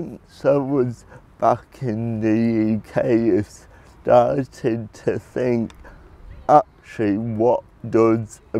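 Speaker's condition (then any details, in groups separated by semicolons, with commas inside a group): Cerebral palsy; predicted never to talk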